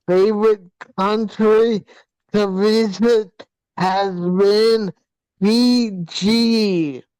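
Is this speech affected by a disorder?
Yes: hydrocephalus with shunt failure.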